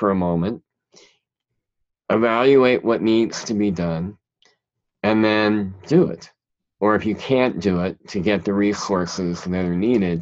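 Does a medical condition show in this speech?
Yes: cleft palate; present since childhood.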